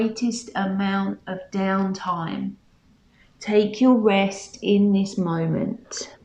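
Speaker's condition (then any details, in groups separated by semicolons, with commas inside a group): No condition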